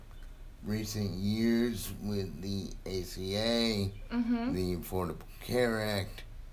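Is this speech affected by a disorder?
Yes: cerebral palsy; coordination affected, difficulty self-propelling manual wheelchair, electric power chair sought in Kansas.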